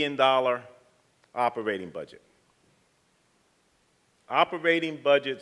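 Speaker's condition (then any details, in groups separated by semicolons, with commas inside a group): No condition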